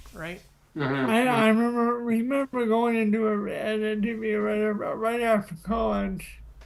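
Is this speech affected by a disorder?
Yes: cerebral palsy.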